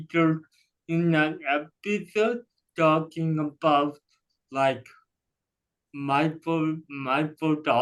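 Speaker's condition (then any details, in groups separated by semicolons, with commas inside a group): Cerebral palsy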